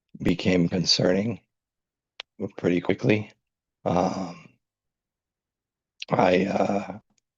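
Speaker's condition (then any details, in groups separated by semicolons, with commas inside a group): ALS; brain-computer interface implant; speaking getting harder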